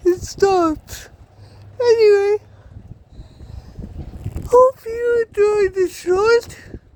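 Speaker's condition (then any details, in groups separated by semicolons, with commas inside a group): Cerebral palsy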